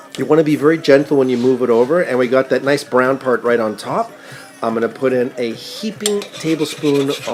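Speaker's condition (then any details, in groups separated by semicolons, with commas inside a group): No condition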